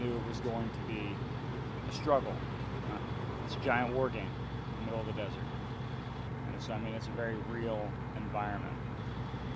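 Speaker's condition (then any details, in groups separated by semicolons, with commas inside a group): No condition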